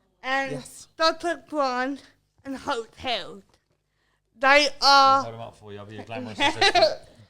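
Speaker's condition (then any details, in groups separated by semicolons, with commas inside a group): Cerebral palsy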